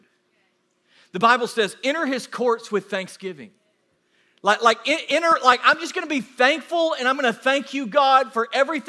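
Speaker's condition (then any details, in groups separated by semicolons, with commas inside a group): No condition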